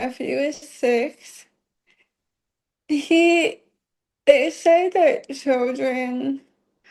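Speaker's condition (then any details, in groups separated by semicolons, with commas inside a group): ALS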